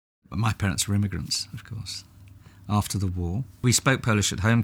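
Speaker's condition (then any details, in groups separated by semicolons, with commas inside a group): No condition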